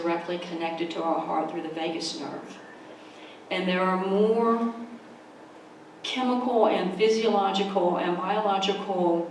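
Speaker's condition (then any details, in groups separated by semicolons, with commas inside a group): No condition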